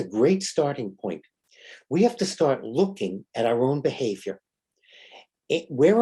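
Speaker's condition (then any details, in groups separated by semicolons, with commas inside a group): No condition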